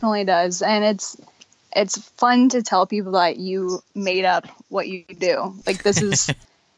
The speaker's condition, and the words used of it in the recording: None; typical speech.